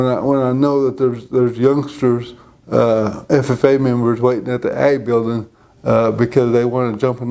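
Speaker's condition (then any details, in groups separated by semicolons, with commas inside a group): Cerebral palsy; present from birth; falls at times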